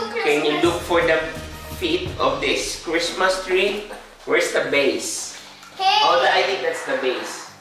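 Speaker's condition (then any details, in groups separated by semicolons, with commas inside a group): No condition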